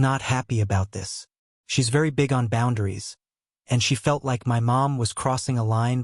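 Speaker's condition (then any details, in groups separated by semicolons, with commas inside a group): No condition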